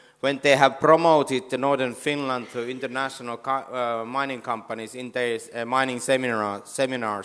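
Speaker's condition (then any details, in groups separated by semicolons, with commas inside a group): No condition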